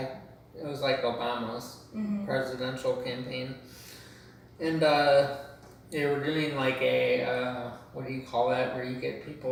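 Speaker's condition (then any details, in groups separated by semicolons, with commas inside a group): Cerebral palsy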